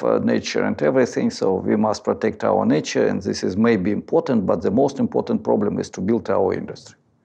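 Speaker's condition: No condition

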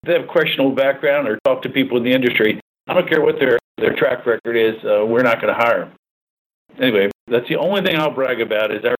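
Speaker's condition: No condition

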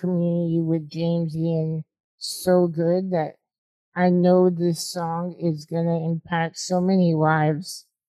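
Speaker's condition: Spinal muscular atrophy type 2

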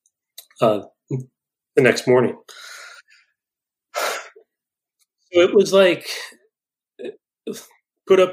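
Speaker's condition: Stuttering; lifelong, persisting into adulthood, long kept unspoken, now openly accepted; still stutters; blocks

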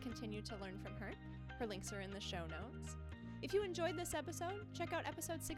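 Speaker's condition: No condition

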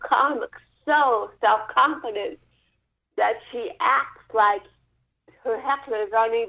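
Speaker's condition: Cerebral palsy; spinal cord surgery last summer

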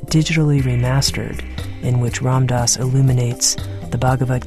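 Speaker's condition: No condition

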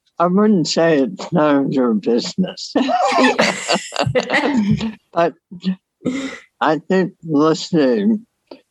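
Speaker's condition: Oral cancer salvage surgery, partial tongue, mandible and soft palate resection; 12-hour salvage surgery, MD Anderson, removed left lower jawbone, esophageal nerves, soft palate hole; oral and tongue base carcinoma, six surgeries, four recurrences, 36 IMRT, no evidence of disease; severe dysphagia since salvage surgery, supraglottal swallow, Tongometer tongue training for safer swallow and articulation

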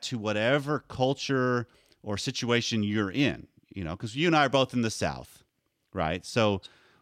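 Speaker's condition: No condition

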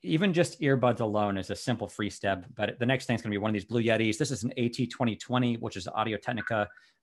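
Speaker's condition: No condition

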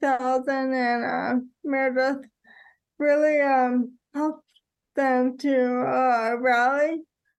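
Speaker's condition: ALS; onset with a finger not working

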